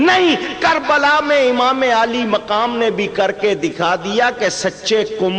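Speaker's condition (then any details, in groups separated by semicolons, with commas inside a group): No condition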